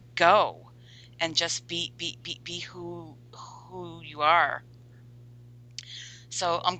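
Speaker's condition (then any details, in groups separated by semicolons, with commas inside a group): Stuttering; formerly covert, hid stuttering; open about stuttering, stopped hiding about 5 years ago; formerly avoided speaking situations, speechless at first self-help group meeting, said name and stutter by fourth or fifth; repeated words, blocks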